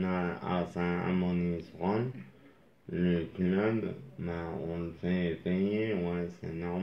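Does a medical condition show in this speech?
Yes: traumatic brain injury; moped accident.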